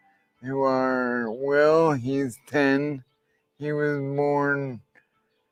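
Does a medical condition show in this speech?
Yes: traumatic brain injury.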